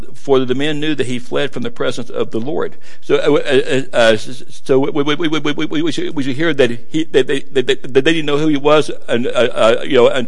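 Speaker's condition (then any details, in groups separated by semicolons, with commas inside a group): Stuttering; struggled with it for a while, adults at Gadsdale said stutter barred preaching; preaching a sermon, stutter not yet noticed by listeners; not noticed by audience so far; repeated sounds, repeated words, prolonged sounds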